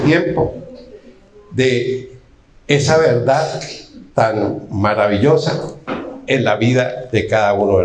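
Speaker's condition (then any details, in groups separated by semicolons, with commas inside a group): No condition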